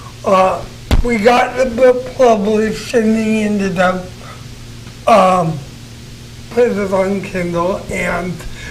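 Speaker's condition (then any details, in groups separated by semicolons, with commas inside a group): Cerebral palsy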